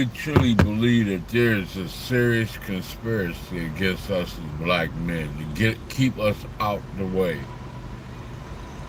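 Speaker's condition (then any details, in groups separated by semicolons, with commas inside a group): Slurred speech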